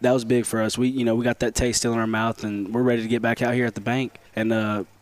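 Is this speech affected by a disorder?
No.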